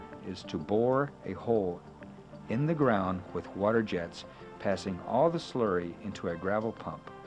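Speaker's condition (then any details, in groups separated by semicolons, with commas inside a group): No condition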